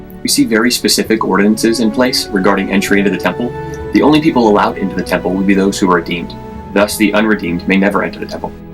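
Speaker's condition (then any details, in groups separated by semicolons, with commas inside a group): No condition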